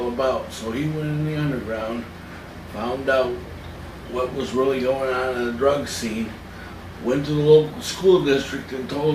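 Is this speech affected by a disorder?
Yes: cerebral palsy; from birth, spasticity; daily cannabis relieves spasticity.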